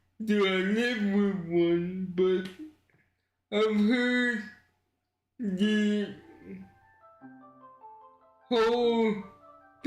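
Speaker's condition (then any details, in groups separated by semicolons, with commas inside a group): Cerebral palsy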